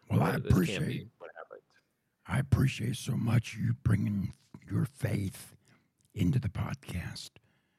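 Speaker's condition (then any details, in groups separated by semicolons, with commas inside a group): Throat cancer surgery, voice box tumor; surgeon warned whole larynx might be removed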